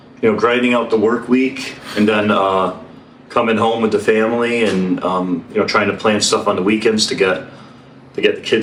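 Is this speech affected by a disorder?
No.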